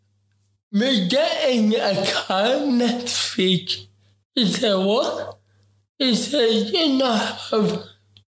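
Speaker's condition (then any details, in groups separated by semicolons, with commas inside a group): Ataxic cerebral palsy; affects talking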